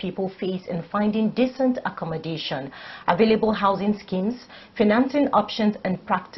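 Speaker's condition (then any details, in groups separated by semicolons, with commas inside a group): No condition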